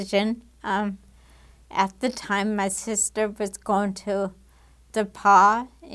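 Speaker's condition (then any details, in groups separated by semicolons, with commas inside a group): Damaged diaphragm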